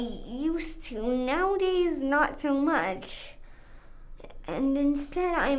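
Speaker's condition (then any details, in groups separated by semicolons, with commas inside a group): Cerebral palsy; Botox then SDR by Dr. Parks for spasms, physio intensive with Beck at 4, poor fine motor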